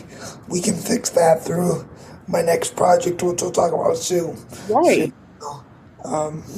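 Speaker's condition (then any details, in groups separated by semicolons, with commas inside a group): Cerebral palsy; voice audibly affected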